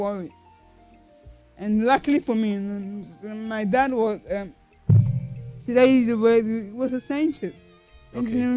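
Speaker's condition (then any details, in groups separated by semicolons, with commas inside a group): Cerebral palsy; acquired, not from birth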